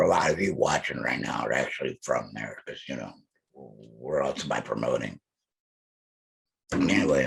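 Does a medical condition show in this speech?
Yes: laryngectomy; laryngectomy after cancer.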